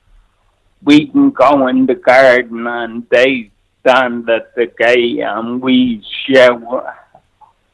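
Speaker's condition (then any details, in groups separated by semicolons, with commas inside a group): Cerebral palsy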